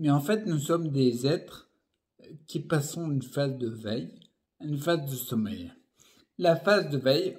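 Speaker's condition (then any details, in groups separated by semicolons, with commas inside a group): Primary progressive multiple sclerosis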